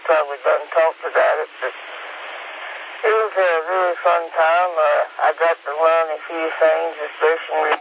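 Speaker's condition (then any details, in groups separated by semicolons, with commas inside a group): Speech impediment; several disabilities, long hard battle; some phonetic words hard to get off tongue, whiskey zulu hard, hotel alpha november easier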